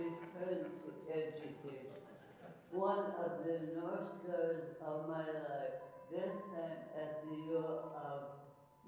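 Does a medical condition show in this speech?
Yes: ALS; speech and swallowing changes present.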